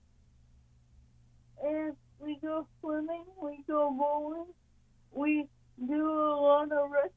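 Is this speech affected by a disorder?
Yes: cerebral palsy; yoga exercises including breathing, cobra, side-to-side stretches, forward and back bends, kinesiologist twice weekly.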